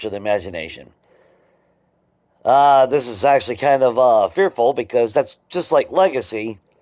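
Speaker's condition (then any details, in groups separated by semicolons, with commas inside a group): No condition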